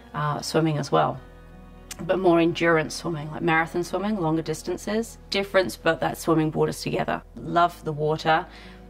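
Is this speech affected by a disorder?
No.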